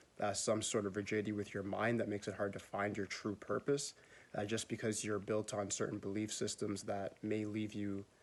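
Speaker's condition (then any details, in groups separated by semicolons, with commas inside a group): No condition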